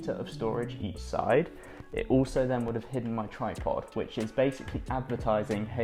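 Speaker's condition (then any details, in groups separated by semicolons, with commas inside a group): No condition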